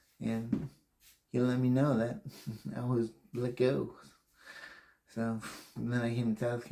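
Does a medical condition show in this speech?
Yes: brain injury; memory greatly affected.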